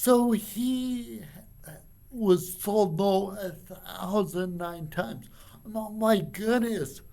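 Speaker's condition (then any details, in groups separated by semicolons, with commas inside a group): Cerebral palsy; from birth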